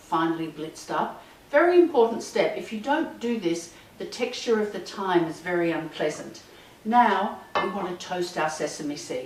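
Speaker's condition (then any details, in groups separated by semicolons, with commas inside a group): No condition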